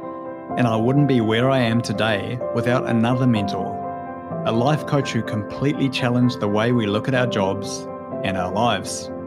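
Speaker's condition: No condition

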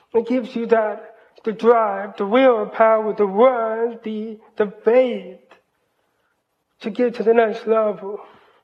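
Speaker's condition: Hearing loss, cochlear implant; cochlear implant at 12, speech therapy

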